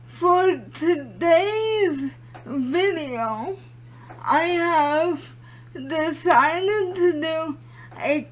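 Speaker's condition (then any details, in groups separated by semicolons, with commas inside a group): Cerebral palsy; premature birth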